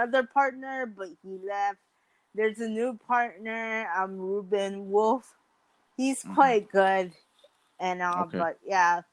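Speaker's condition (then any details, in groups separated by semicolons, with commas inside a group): Mild cerebral palsy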